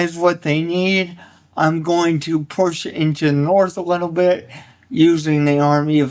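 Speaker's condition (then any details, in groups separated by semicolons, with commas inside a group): Cerebral palsy; only one hand usable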